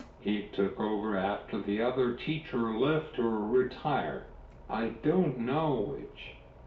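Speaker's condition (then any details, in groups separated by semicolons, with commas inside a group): Cerebral palsy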